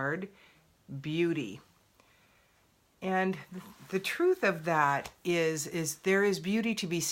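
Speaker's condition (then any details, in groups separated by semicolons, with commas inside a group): No condition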